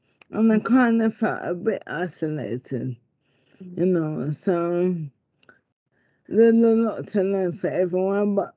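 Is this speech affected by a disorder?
Yes: motor neurone disease; diagnosed after months of speech difficulties, sees speech therapist; looks physically fine, speech affected, tested Google's Relate accessibility product; speech sounds different, listeners mistake it for stroke, relatives abroad tell her not to speak.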